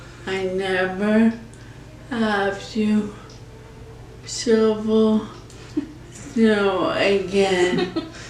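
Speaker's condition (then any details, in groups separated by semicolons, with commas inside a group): ALS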